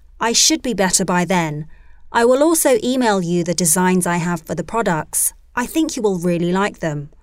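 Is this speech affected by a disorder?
No.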